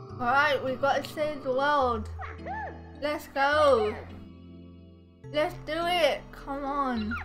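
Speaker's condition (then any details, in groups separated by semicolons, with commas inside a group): Cerebral palsy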